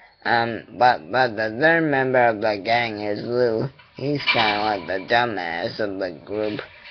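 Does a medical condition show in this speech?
Yes: cerebral palsy; attending therapy.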